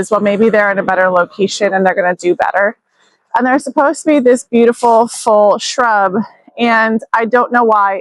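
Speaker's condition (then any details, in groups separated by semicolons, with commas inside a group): No condition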